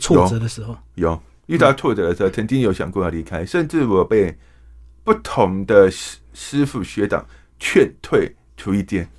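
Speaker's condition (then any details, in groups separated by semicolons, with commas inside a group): Hearing impairment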